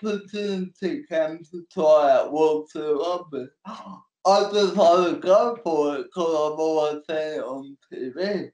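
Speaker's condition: Cerebral palsy; NDIS support worker for transport, getting on and off stage, personal care

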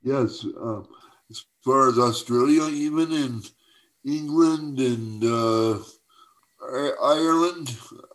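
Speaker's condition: Cerebral palsy; uses wheelchair for mobility

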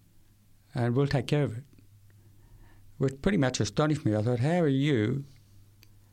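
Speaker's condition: Severe to profound hearing loss, acquired, from meningitis at age 8; decades since onset, uses hearing aids, struggles to follow fast speech and lecturers facing away

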